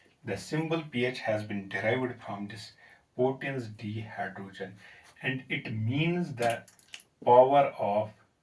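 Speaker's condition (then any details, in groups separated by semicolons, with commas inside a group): No condition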